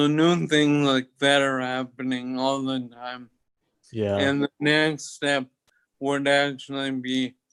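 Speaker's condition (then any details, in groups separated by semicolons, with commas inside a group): Toxic leukoencephalopathy, locked-in syndrome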